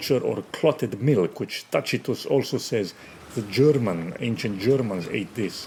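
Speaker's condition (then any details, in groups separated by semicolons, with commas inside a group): No condition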